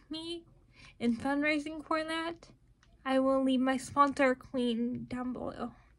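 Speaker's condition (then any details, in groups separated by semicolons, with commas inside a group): Cerebral palsy, spastic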